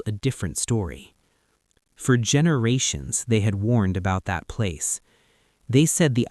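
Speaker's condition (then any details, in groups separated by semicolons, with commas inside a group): No condition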